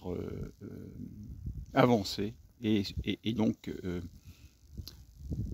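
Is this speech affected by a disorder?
No.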